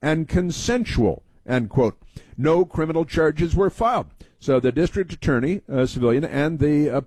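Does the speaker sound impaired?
No.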